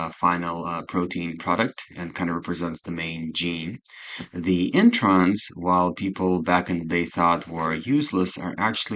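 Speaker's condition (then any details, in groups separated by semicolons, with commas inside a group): No condition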